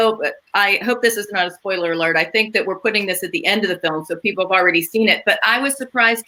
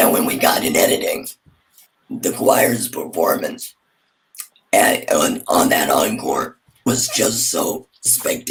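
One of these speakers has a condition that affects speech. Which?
The second: laryngectomy; total laryngectomy after radiation damage, voice prosthesis, neck stoma breathing; several years since surgery; slower with more pauses, no laughter sound, breaks help.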